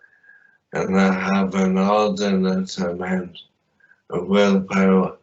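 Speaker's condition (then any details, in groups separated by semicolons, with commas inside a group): Traumatic brain injury; walks independently, fatigue, therapy ended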